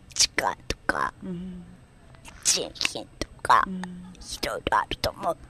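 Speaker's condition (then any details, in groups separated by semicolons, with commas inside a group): Myasthenia gravis; ventilator since age 26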